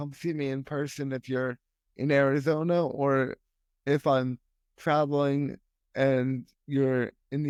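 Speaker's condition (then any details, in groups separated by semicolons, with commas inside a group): Spastic quadriplegia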